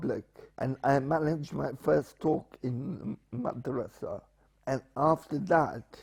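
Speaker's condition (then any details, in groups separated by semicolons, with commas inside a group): Spastic paraplegia with essential tremor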